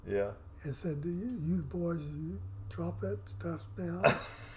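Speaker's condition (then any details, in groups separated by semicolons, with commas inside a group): Parkinson's; affects voice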